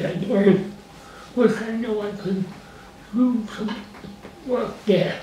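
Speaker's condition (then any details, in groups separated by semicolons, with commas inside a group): Acquired brain injury; speech therapy during recovery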